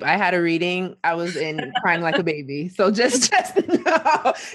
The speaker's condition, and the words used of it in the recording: None; typical speech.